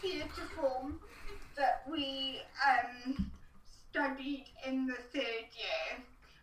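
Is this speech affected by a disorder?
Yes: cerebral palsy.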